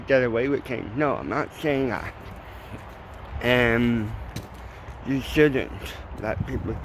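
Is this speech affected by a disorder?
Yes: cerebral palsy; mild, ataxic type.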